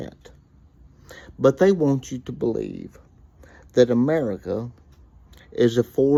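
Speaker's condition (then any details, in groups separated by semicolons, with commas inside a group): Cerebral palsy; reports speaking clearly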